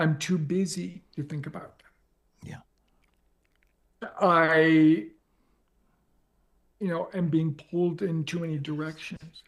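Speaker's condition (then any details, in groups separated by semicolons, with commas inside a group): ALS; progressive, onset leg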